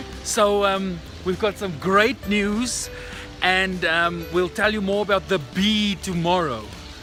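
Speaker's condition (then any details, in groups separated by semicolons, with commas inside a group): No condition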